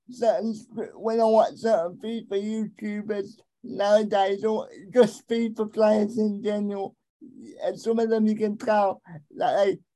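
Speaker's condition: Cerebral palsy; stutters a lot

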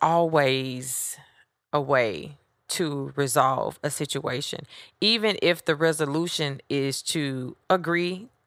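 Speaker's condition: No condition

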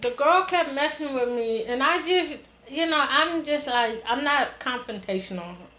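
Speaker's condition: Hearing loss; understands sign language

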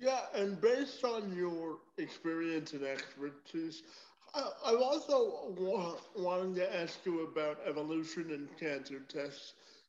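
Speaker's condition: Spastic quadriplegic cerebral palsy

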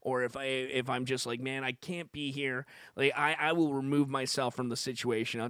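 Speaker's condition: No condition

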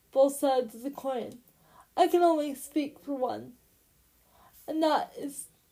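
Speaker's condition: Cerebral palsy; since birth

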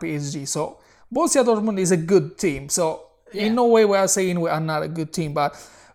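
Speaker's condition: No condition

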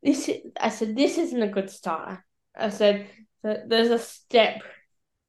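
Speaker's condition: Cerebral palsy; carries spare cochlear implant

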